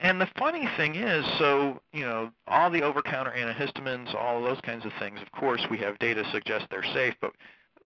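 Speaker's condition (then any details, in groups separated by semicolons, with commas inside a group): No condition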